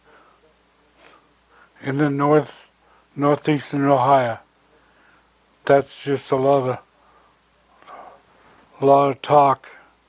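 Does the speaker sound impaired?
Yes: stroke; slurred speech after stroke, hard time finding words, shaky voice.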